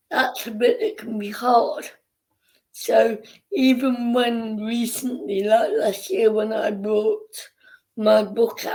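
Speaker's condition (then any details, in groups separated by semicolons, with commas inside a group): Cerebral palsy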